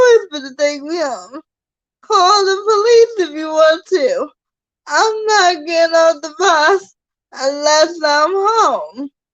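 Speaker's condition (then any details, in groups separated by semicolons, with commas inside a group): Cerebral palsy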